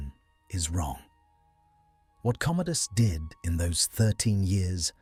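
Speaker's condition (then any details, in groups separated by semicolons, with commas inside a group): No condition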